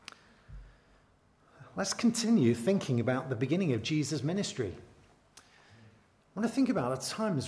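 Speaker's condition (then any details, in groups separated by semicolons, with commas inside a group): No condition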